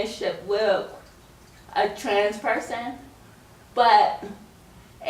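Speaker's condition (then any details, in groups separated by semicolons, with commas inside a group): Cerebral palsy; scoliosis, spine and leg surgery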